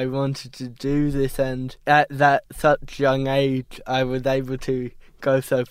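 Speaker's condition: Cerebral palsy; age 17, ongoing therapies via Cerebral Palsy Alliance, placing ski poles difficult

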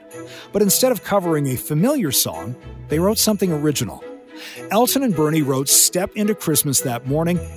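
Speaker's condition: No condition

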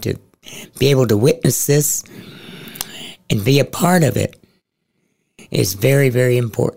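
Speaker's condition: Head and neck cancer; stage 4 cancer into voice box from acid reflux, 36 throat radiations, chemotherapy at Gunderson; tumor gone, radiation damage to airway, possible future tracheotomy, daily breathing exercises; voice a little scratchy, never needed shots to swallow during chemotherapy

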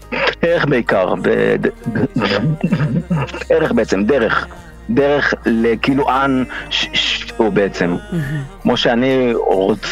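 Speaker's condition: Stuttering; stuttering since age 4, can occur in any situation, such as at a bank; age 38, about 34 years since onset; frequent phrase repetitions, many fillers, broken unfinished sentences, word slips; repeated words, prolonged sounds

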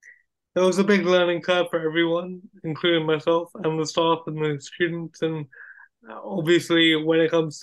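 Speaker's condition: Cerebral palsy; wheelchair user

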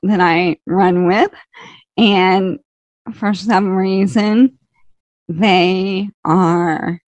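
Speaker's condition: ALS, slow progressing

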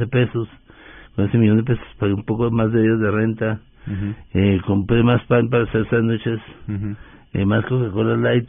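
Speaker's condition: Parkinson's disease; stooped posture at times, loss of strength, walking, running and tennis prescribed by neurologist; under neurologist care, seen last week; voice sometimes trembles, sometimes not understood at all

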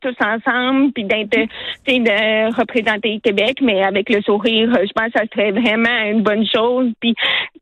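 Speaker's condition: Hearing loss; uses cotton mask with soft transparent plexiglas window so lips can be seen

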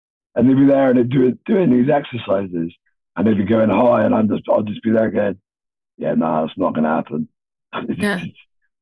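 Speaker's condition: No vocal cords after airway collapse; Pfeiffer syndrome, tracheostomy at 6-8, airway collapse took vocal cords, rib cartilage airway rebuild, ~250 operations; told may never speak again, childhood speech therapy, voice never broke, Bristolian accent, childhood croup, heavy breathing

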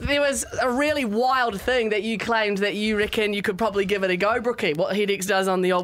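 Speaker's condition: No condition

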